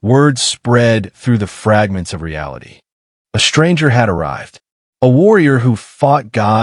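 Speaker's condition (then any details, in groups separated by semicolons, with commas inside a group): No condition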